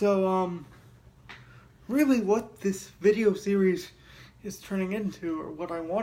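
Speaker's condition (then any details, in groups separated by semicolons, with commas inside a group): Cerebral palsy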